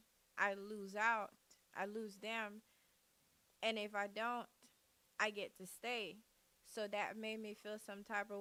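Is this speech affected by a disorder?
No.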